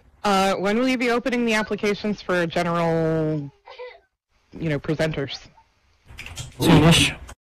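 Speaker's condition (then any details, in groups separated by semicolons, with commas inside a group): No condition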